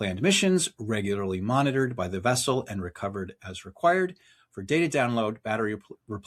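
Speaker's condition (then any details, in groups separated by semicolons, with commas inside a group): No condition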